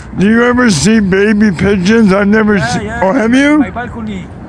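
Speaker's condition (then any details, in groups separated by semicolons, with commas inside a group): Oral cancer; base of tongue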